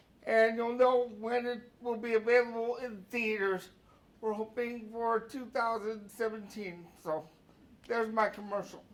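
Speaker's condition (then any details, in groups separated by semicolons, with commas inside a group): Cerebral palsy; brain cell damage at birth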